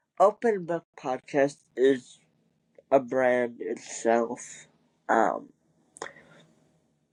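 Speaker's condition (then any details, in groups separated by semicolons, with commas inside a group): Cerebral palsy; wheelchair user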